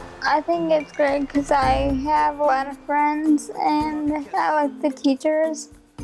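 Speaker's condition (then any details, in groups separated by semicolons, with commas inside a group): Cerebral palsy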